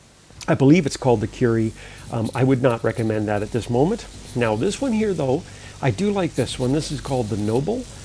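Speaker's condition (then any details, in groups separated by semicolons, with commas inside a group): No condition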